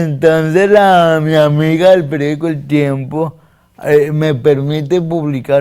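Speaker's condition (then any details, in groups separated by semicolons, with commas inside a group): Cerebral palsy; difficulty speaking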